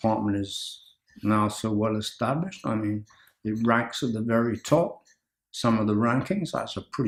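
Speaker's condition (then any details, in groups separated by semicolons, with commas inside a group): No condition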